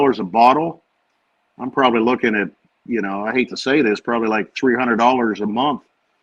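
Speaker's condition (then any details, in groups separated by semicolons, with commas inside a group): No condition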